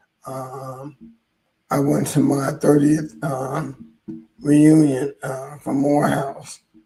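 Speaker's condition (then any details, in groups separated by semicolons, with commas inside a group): ALS; hoarse voice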